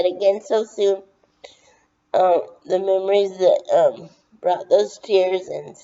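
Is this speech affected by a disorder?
Yes: brain injury.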